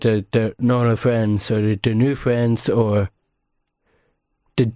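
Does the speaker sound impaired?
Yes: Down syndrome; congenital, extra copy of chromosome 21; ears blocked during interview, asks for question to be repeated.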